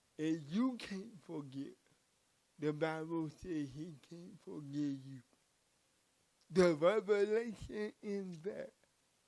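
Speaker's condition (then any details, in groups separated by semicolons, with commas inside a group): Cerebral palsy; from birth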